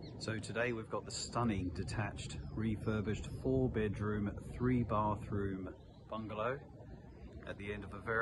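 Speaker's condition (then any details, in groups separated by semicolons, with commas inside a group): No condition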